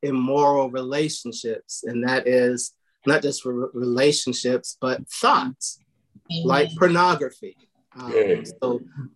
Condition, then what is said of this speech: No condition.